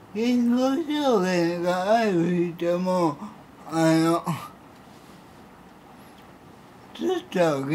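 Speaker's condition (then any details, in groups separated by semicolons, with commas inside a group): Cerebral palsy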